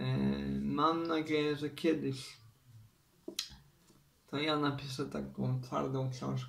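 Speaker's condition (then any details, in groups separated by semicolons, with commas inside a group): Cerebral palsy; uses wheelchair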